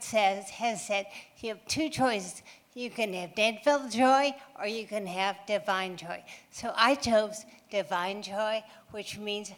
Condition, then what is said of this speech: Ataxia. Talking with halting, slurred speech and walking like a